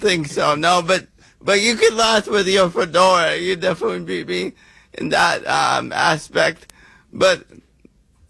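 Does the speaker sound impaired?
Yes: cerebral palsy; present from birth, physical disability, visible in hand, unable to play mainstream sports as child; improved speaking through Toastmasters and a hired coach, does radio play-by-play, public speaking, TEDx talk.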